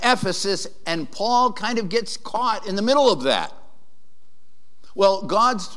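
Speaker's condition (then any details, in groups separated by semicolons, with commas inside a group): No condition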